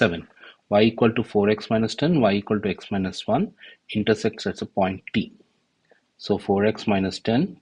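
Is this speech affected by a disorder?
No.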